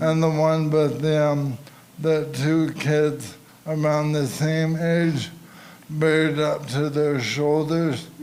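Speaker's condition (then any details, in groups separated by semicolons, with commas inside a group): ALS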